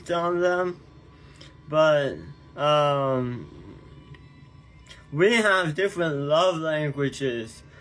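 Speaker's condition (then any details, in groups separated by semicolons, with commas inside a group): Tongue cancer surgery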